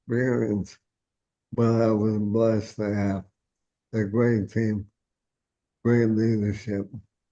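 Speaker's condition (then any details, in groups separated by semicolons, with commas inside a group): ALS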